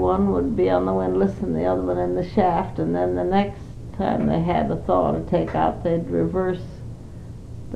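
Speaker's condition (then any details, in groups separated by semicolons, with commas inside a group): Parkinson's disease; Parkinson's for 5 years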